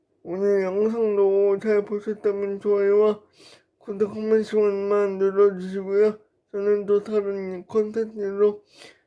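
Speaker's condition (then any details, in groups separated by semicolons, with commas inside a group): Brain lesion disability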